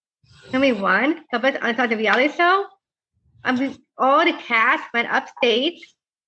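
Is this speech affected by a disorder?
Yes: Down syndrome; congenital; public speaker giving speeches on stage, described as a very good speaker.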